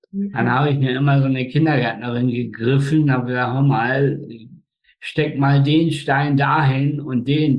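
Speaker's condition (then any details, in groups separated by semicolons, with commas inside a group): Spastic tetraparesis; all four limbs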